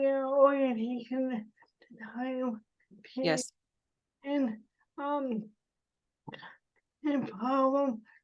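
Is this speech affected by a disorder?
Yes: cerebral palsy; spasticity.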